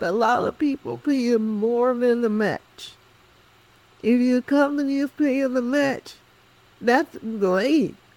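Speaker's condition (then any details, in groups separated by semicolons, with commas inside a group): Cerebral palsy; speech affected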